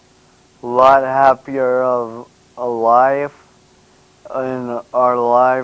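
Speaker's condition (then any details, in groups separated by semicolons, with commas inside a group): Brain injury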